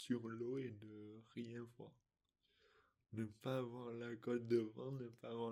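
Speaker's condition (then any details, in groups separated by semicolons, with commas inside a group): Dystonia; affects motor control and speech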